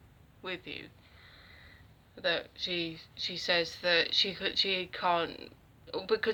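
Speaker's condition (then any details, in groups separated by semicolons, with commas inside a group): No condition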